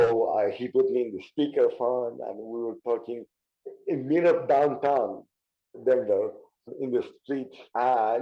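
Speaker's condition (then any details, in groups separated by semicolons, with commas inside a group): Cerebral palsy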